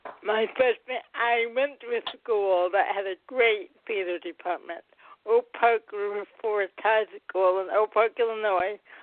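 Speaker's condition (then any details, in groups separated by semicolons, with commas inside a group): Cerebral palsy; not breathing at birth, affects motor control; speech disability, had speech therapy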